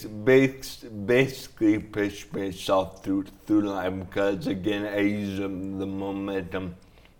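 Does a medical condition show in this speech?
Yes: traumatic brain injury; diffuse axonal brain shearing from snowboard crash into tree, cerebellum damaged, month-and-a-half coma, walks with walker; ongoing physical therapy, planning occupational therapy, past return to work program; slurred speech, thinking sharp, relearned talking and swallowing after coma.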